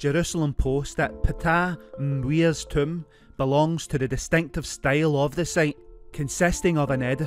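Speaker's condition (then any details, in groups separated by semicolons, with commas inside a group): No condition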